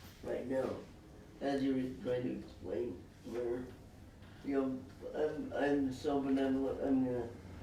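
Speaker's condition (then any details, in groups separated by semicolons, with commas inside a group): Cerebral palsy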